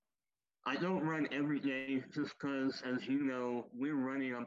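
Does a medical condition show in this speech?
Yes: cleft lip and palate, popliteal pterygium syndrome; congenital cleft lip and palate.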